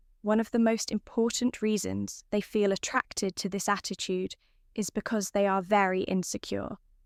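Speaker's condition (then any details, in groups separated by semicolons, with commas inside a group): No condition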